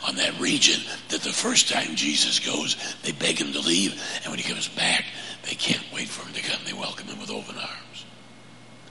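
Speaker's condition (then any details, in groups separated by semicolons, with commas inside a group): Laryngeal cancer; no spread on MRI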